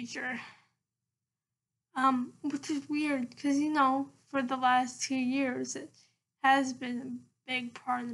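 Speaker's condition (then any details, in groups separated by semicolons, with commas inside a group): Cerebral palsy, mild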